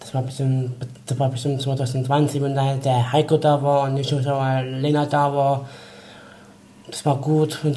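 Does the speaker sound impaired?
Yes: Down syndrome; trisomy 21, genetic, developmental delay, early movement therapy, Montessori therapist Lore Andelik; adult, about 22, trouble judging ground underfoot, fear of heights.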